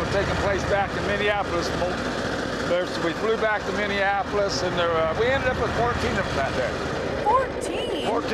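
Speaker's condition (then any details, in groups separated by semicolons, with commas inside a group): No condition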